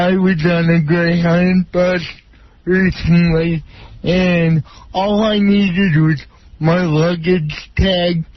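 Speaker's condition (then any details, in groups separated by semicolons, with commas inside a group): Cerebral palsy; speech impaired, speaks very slowly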